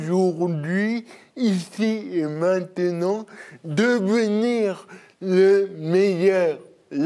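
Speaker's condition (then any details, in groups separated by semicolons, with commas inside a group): Cerebral palsy; birth injury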